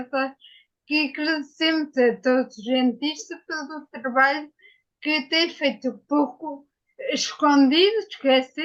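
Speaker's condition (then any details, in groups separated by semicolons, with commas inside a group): Ataxia after brain injury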